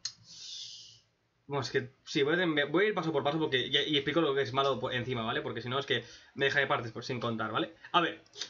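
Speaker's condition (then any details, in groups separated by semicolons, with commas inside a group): No condition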